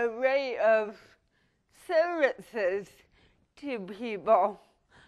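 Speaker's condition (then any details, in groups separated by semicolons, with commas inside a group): Cerebral palsy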